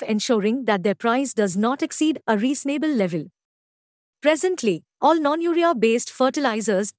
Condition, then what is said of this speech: No condition.